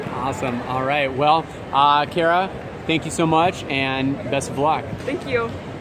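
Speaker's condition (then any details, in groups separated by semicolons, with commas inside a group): No condition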